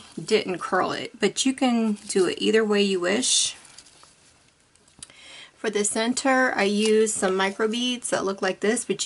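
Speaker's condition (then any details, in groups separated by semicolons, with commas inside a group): No condition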